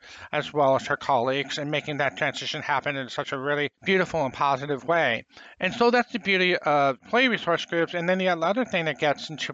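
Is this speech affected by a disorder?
Yes: profound hearing loss; congenital profound hearing loss, about 80% in one ear, 90% in other, late detection; late language development, learned to talk.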